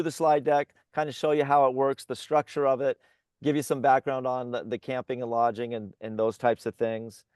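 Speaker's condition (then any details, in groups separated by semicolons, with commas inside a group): No condition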